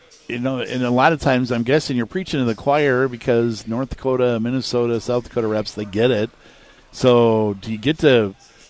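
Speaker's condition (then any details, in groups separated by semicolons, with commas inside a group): No condition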